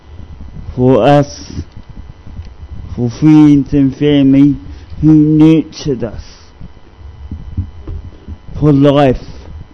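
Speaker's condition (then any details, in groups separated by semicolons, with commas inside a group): Cerebral palsy; discovered at age 2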